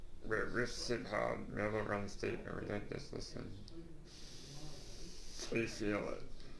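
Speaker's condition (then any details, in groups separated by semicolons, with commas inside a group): Duchenne muscular dystrophy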